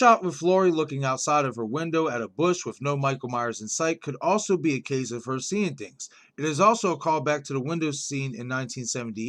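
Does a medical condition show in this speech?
No.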